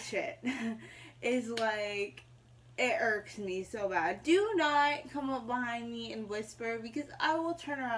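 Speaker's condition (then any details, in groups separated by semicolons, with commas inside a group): Mild cerebral palsy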